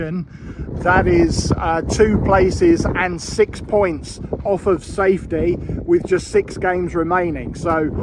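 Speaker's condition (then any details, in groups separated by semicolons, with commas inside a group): No condition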